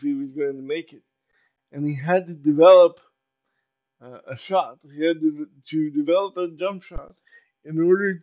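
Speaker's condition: Cerebral palsy; uses power wheelchair

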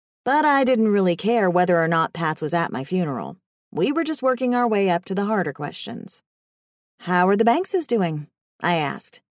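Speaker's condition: No condition

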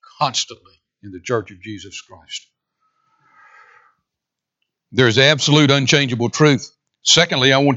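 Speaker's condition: No condition

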